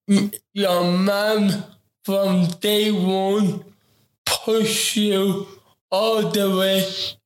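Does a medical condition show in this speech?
Yes: ataxic cerebral palsy; affects coordination, movement, posture and balance; interview taken very slow, word for word, as mother advised; affects talking.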